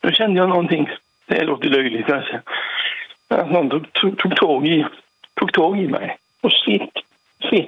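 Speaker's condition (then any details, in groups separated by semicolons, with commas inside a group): Parkinson's; 40-50 tablets daily; recovering, intensive care two months ago, oxygen mask 12 hours, breathing training, planned throat operation; difficulty speaking at times, trouble getting voice out properly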